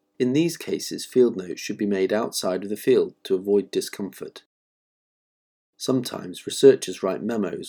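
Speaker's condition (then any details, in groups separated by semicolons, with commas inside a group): No condition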